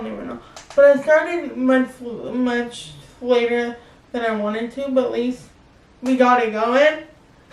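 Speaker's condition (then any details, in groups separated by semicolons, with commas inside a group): Spastic quadriplegic cerebral palsy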